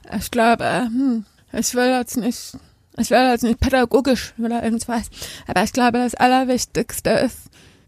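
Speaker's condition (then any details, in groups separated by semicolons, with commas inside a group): Deafness; spoken language as mother tongue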